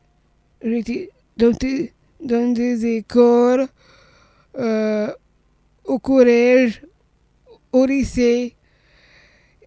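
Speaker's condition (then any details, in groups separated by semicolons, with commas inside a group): Down syndrome; swallowing problems, slowness, childhood speech therapy to tone tongue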